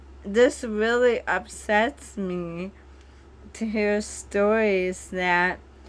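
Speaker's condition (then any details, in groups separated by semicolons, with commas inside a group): Bulbar ALS; bulbar onset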